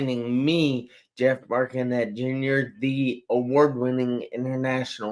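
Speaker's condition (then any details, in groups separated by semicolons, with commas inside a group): Traumatic brain injury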